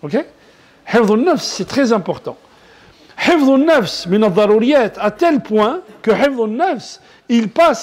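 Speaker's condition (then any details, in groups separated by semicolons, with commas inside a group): No condition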